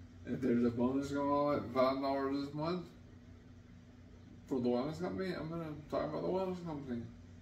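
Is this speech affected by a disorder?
Yes: traumatic brain injury.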